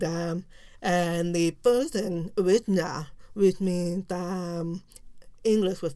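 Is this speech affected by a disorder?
Yes: profound deafness; profound deafness left ear, total deafness right ear, diagnosed age 3, hearing aid, no cochlear implant; wears hearing aid, which helps, gets some noise, relies on lip-reading for words to make sense; learned to speak and lip-read in early oral pre-preschool program, encouraged to speak, mainstreamed.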